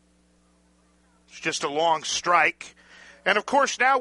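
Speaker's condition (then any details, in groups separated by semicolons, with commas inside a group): No condition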